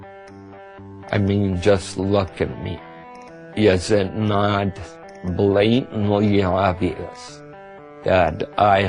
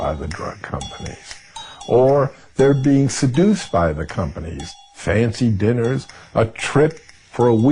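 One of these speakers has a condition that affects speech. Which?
The first: multiple sclerosis; severe shaking.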